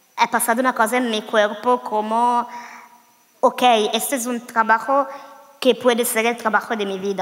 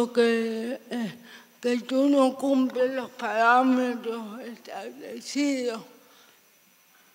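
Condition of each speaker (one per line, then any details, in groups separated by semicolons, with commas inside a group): No condition
Severe cerebral palsy; severe, from birth, seven years bedridden; walks after dance therapy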